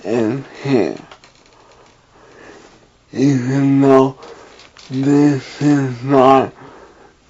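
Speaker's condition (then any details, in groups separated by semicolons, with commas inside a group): Traumatic brain injury; injured in fight; three years since injury, 3-month coma, wheelchair; very poor after coma, improved with therapy, still hard to understand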